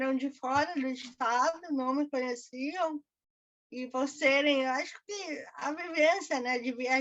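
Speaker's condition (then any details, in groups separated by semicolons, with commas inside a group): Cerebral palsy; birth brain injury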